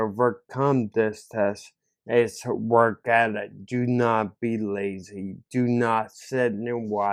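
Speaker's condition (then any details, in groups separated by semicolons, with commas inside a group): Ataxia; caused by stroke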